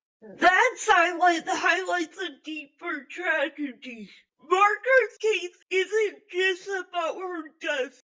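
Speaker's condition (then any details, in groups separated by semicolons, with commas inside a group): Physical speech impairment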